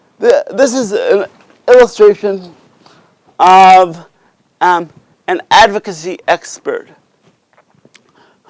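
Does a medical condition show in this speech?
Yes: cerebral palsy.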